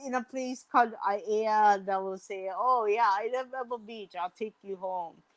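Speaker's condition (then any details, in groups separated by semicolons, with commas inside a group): Mild cerebral palsy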